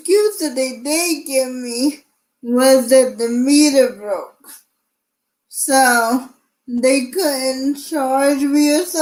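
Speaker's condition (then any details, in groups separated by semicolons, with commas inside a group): Cerebral palsy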